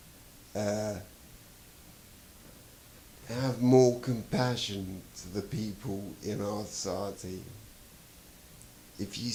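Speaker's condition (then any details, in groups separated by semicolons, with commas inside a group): Traumatic brain injury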